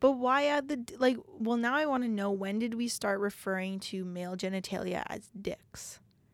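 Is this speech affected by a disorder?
No.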